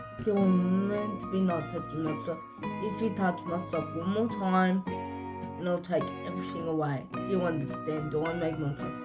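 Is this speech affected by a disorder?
Yes: cerebral palsy.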